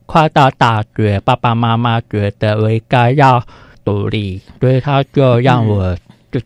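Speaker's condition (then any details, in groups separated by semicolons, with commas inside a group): Hearing impairment; congenitally deaf, hearing aid, attended Shuanglian elementary hearing resource class, mainstream schools, uses spoken and sign language; wears hearing aid; spoken clarity below typical speakers, spoken language learned with difficulty in childhood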